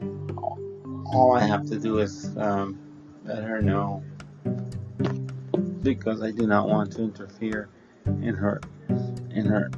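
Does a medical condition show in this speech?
Yes: cerebral palsy.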